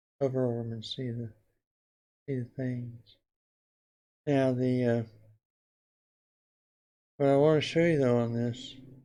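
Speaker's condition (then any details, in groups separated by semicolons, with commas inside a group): Parkinson's disease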